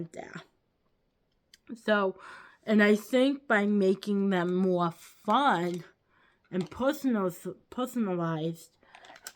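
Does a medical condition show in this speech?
Yes: cerebral palsy.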